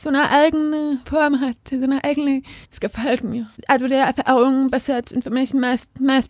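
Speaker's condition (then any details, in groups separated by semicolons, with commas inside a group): Deafness; speaks and signs, bilingual, hearing people forget deafness because speaks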